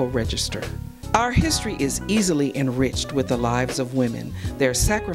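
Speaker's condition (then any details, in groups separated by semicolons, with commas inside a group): No condition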